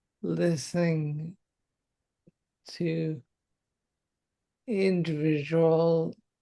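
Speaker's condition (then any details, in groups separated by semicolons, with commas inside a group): Multiple sclerosis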